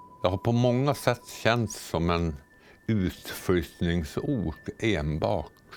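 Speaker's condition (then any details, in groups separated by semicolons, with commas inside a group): Tongue cancer, partial tongue removal; diagnosed 7 years ago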